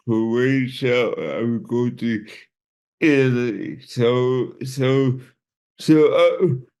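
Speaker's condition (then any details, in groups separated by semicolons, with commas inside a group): Cerebral palsy; from birth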